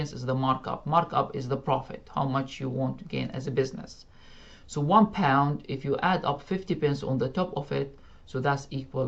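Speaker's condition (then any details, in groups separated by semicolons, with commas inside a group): No condition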